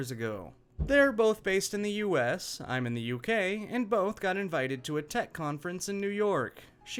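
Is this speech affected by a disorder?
No.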